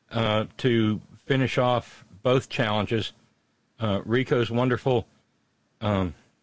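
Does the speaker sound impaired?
No.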